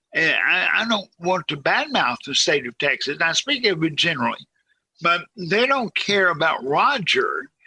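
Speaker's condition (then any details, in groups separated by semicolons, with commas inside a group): Cerebral palsy, severe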